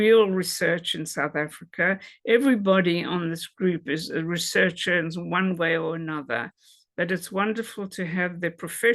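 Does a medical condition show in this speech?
No.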